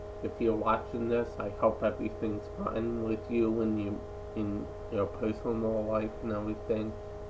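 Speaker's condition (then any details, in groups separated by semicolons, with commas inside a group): Cerebral palsy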